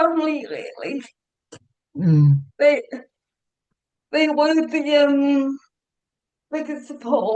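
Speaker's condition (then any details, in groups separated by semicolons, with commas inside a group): Cerebral palsy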